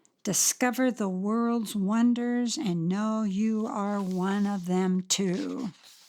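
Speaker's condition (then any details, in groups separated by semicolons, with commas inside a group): No condition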